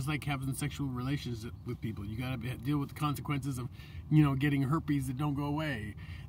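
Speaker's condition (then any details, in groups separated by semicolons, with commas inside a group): No condition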